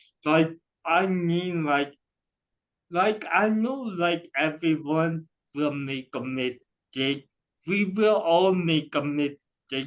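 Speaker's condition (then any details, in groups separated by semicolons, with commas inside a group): Cerebral palsy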